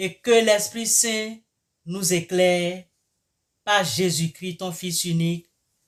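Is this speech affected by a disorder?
No.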